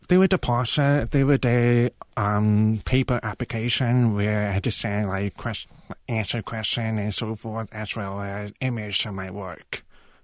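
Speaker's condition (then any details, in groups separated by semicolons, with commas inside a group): Profound deafness; uses cochlear implants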